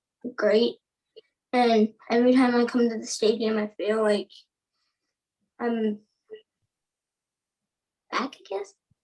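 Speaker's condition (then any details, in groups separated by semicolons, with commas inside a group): Cerebral palsy; wears braces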